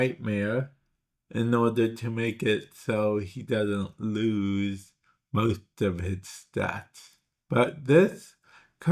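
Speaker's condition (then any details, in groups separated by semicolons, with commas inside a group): Cerebral palsy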